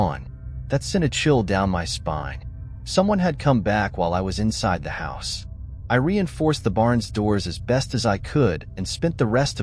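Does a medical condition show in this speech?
No.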